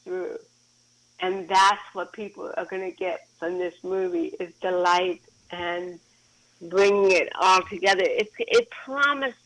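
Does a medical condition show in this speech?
Yes: cerebral palsy.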